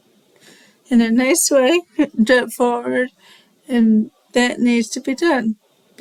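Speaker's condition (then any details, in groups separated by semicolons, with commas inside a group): Cerebral palsy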